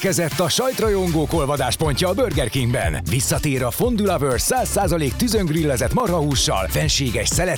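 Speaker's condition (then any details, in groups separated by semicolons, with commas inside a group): No condition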